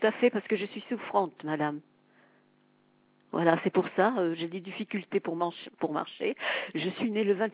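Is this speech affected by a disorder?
No.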